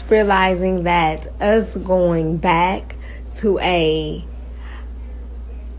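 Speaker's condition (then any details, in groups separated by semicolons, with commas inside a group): Cerebral palsy, spastic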